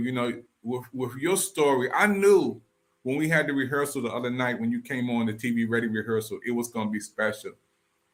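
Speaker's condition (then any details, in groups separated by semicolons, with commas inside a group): No condition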